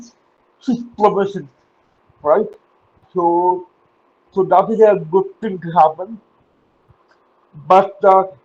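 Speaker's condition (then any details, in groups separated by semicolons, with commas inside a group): Cerebral palsy; significantly reduced speech clarity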